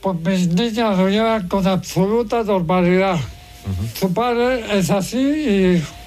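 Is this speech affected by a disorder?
Yes: ALS; hoist needed to put to bed despite low weight; needs to clear phlegm; voice described by host as impressive.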